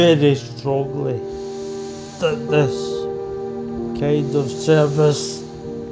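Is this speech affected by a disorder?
Yes: motor neurone disease; tracheostomy improved breathing and speech versus mask.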